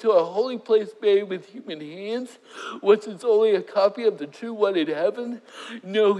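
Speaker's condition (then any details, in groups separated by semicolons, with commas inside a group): Cerebral palsy; speaks publicly full-time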